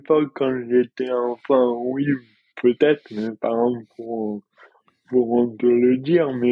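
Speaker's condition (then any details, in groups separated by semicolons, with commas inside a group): Dystonia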